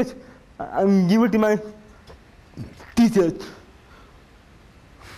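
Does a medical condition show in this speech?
Yes: cerebral palsy.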